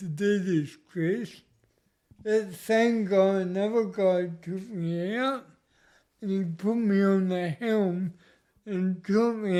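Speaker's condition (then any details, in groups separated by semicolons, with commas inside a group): Cerebral palsy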